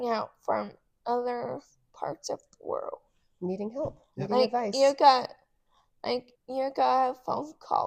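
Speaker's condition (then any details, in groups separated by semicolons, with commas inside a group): Cerebral palsy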